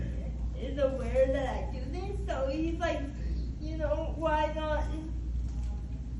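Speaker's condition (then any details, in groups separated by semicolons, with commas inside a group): Cerebral palsy; spastic quadriplegia, periventricular leukomalacia, from birth; spinal rods, tendon release; wheelchair, daily anti-spasm medicine, physical therapy; talking takes effort, spasms disrupt breathing, forgets to breathe speaking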